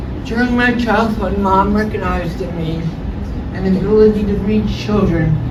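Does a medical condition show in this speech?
Yes: cerebral palsy; with hearing loss.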